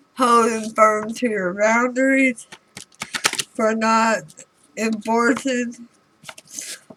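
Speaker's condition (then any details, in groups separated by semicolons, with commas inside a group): Throat cancer radiation damage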